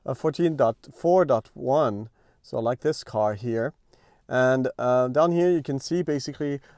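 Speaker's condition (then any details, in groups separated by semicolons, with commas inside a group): No condition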